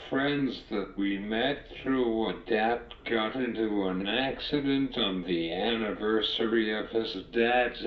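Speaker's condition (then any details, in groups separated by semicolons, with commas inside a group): Cerebral palsy; uses wheelchair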